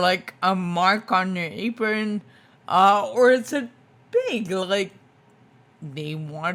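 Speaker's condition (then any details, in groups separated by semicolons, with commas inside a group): Spinocerebellar ataxia type 2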